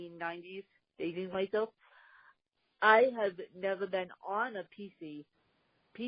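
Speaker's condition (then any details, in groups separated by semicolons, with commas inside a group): Cerebral palsy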